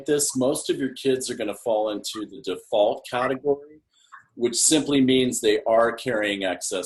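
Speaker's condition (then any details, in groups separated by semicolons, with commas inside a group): No condition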